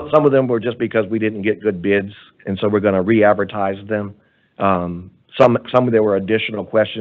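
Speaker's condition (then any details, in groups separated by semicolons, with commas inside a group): No condition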